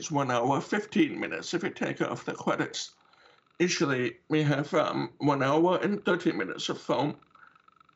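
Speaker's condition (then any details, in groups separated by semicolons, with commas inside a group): Deafness with cochlear implant; brown cochlear implant on side of head, once damaged by water from hose and repaired; uses cochlear implant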